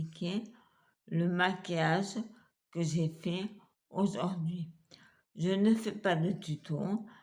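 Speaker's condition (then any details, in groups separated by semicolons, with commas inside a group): Multiple sclerosis; wheelchair, hand difficulties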